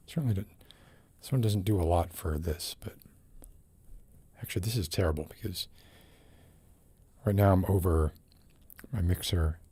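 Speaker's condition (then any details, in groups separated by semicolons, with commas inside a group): No condition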